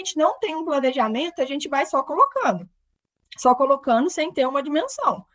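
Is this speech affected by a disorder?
No.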